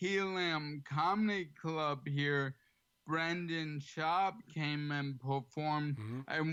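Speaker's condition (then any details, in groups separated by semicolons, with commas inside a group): ALS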